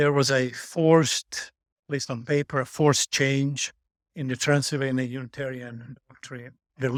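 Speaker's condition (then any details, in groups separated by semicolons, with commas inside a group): No condition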